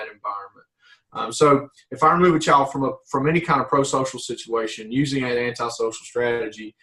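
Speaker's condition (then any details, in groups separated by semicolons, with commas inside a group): No condition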